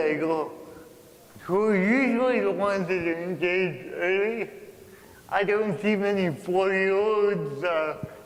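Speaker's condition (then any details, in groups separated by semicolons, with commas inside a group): Cerebral palsy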